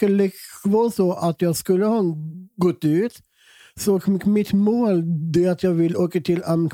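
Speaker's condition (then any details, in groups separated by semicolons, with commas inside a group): Down syndrome; present from birth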